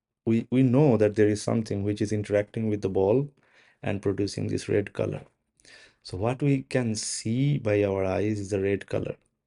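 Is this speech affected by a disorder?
No.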